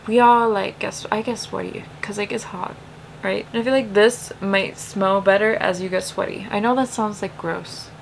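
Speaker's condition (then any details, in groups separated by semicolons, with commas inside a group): No condition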